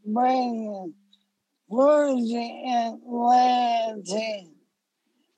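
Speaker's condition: ALS; speech affected, sped up in editing for intelligibility

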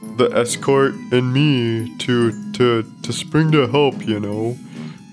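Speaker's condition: No condition

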